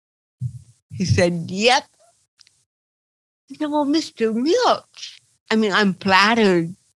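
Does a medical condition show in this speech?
Yes: cerebral palsy; past painkiller addiction.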